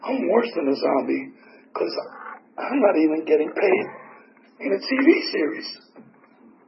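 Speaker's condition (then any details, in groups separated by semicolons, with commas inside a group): Tracheotomy; tracheotomy for 4 years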